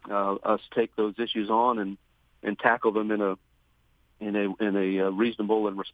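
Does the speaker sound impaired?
No.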